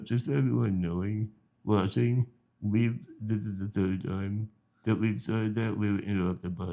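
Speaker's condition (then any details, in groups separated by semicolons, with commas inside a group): Spinal muscular atrophy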